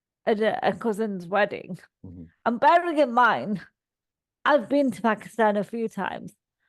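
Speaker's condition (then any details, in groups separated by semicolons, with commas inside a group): Cerebral palsy; all four limbs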